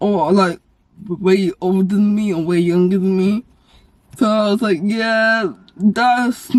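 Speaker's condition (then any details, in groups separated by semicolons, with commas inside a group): Cerebral palsy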